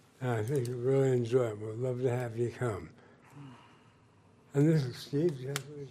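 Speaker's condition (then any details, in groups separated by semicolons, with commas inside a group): Parkinson's disease; rigorous exercise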